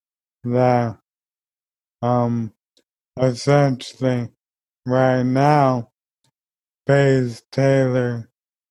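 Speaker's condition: ALS; Taylor as paid caregiver 40 hours weekly

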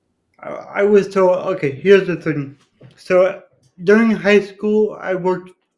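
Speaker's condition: Cerebral palsy; from birth complication, born without pulse or breathing and revived, diagnosed near age one; completely self-sufficient, lives alone, relearned walking, femur and right ankle surgery at eight, repeat surgery expected

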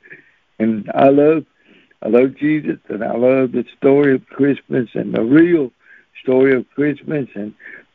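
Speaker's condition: Cerebral palsy; since birth

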